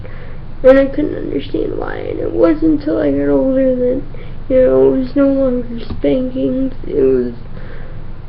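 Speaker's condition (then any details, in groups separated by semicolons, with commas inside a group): Cerebral palsy; from infancy, difficulty moving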